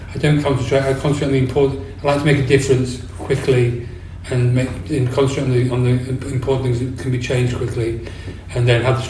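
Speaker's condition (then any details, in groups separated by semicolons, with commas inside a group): Parkinson's disease; years since diagnosis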